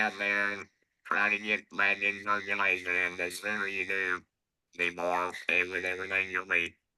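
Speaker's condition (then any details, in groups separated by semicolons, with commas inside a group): Laryngectomy; TE voice or electrolarynx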